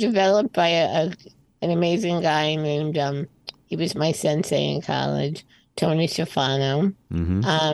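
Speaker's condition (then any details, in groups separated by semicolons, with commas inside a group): Spinal muscular atrophy type 2; arms less mobile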